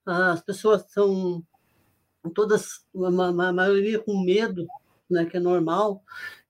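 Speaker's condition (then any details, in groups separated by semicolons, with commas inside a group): Parkinson's disease; Parkinson's disease diagnosed 17 years ago, facial rigidity, stiff body; laughter yoga (Yoga do Riso) loosened facial rigidity and body, freer facial expression and movement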